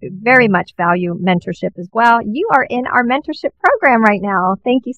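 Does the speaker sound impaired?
No.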